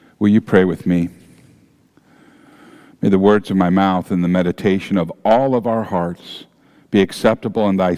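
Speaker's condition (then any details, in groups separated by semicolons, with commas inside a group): No condition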